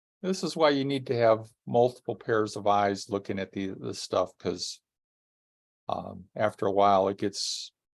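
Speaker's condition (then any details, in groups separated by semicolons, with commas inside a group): No condition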